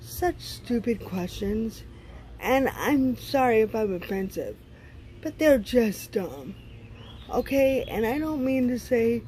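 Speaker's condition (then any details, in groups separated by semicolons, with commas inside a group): Cerebral palsy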